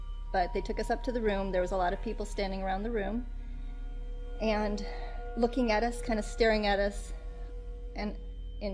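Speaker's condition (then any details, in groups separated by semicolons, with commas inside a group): No condition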